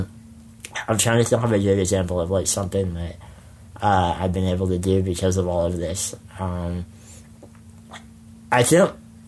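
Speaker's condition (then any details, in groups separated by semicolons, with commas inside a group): Spinal muscular atrophy; congenital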